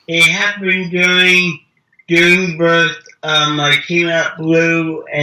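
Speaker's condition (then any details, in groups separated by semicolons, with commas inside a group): Cerebral palsy; wheelchair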